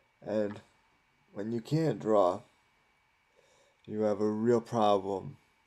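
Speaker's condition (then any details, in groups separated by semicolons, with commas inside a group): Cerebral palsy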